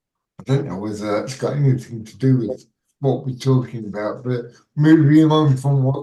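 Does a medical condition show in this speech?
Yes: cerebral palsy.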